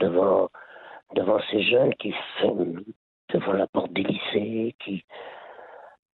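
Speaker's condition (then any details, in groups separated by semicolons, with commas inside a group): Laryngeal cancer; later lung cancer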